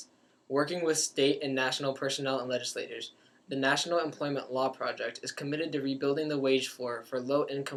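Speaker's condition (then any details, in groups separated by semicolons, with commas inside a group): No condition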